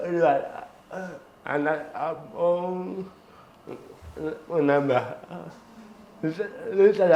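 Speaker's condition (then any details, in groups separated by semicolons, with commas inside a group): Cerebral palsy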